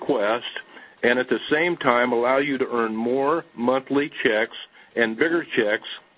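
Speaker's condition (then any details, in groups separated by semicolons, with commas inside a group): No condition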